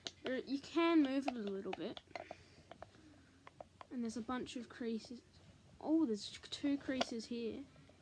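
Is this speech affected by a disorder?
No.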